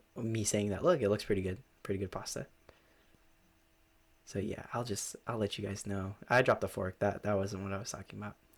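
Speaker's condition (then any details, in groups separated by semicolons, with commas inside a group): No condition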